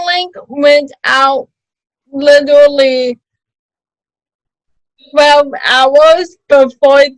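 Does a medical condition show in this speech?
Yes: cerebral palsy.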